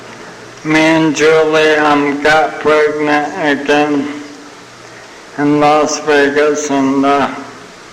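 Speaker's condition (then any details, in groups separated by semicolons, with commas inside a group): ALS (Lou Gehrig's disease); progressing, uses wheelchair, fell and cracked chin two years ago, no medication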